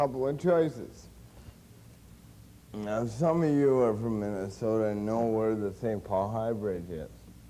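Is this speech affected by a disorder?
Yes: cerebral palsy; since birth.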